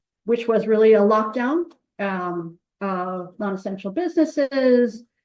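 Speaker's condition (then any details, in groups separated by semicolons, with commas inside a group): No condition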